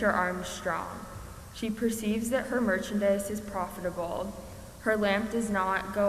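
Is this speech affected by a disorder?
No.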